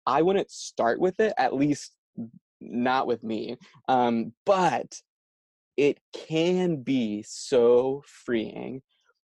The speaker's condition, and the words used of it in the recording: Stuttering. I just mm-hmm. did because I I would not have stuttered on the word in insert, although